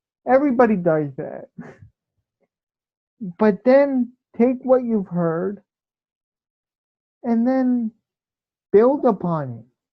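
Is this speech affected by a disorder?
Yes: cerebral palsy.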